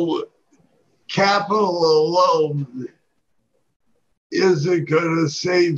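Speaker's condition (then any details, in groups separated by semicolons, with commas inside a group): Parkinson's disease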